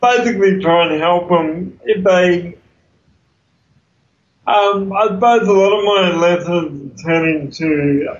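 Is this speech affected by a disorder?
Yes: cerebral palsy; congenital, wheelchair user.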